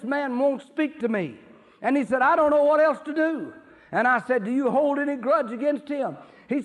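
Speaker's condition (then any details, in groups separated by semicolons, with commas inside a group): No condition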